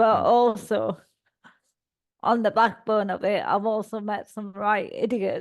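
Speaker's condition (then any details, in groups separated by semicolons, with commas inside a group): Cerebral palsy; all four limbs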